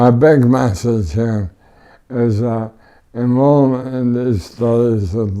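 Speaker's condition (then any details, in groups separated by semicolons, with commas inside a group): ALS; voice changed, speaks through synthesized banked voice on device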